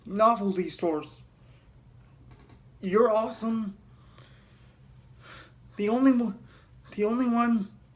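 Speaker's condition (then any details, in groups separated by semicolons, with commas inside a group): Cerebral palsy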